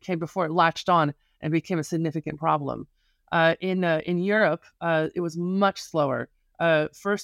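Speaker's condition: No condition

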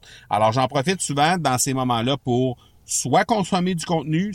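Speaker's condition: No condition

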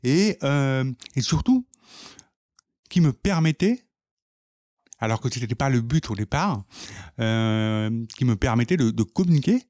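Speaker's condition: Profound deafness from birth, congenital

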